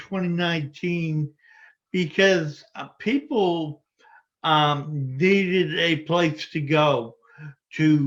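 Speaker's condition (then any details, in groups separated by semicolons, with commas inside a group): Spinocerebellar ataxia type 14, SCA14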